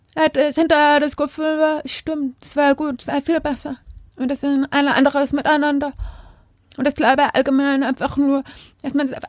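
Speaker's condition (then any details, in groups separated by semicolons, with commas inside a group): Deafness; speaks aloud, hearing people forget deafness, voice different and louder on stage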